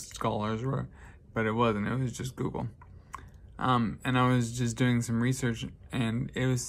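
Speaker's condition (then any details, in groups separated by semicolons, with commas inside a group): Traumatic brain injury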